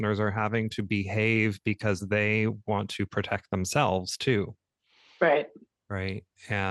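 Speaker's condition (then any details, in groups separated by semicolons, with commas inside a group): No condition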